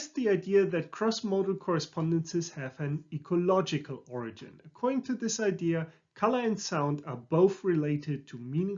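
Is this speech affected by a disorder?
No.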